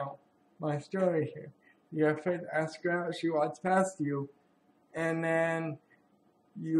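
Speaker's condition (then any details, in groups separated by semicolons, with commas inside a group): Cerebral palsy; sometimes hard to speak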